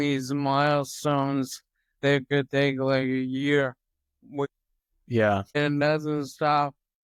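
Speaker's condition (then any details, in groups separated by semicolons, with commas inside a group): Toxic leukoencephalopathy, locked-in syndrome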